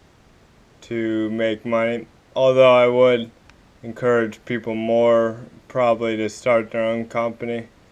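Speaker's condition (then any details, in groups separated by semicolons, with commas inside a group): Cerebral palsy, spastic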